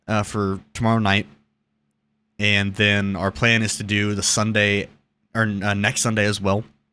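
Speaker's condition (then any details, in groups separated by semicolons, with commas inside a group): No condition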